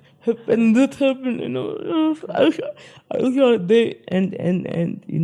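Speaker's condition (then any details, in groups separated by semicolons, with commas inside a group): Spastic cerebral palsy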